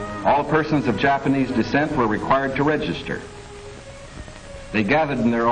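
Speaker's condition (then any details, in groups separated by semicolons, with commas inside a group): No condition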